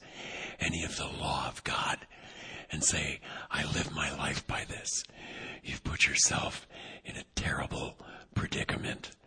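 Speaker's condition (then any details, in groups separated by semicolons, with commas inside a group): Vocal cord paralysis, unilateral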